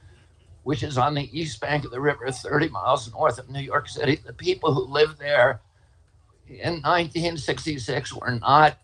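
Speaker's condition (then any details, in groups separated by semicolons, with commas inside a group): Spasmodic dystonia; Pace law school infirmary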